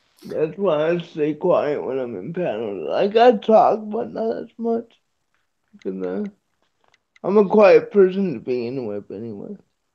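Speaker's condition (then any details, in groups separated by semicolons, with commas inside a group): Cerebral palsy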